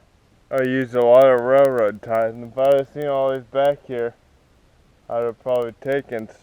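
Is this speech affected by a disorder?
Yes: cerebral palsy.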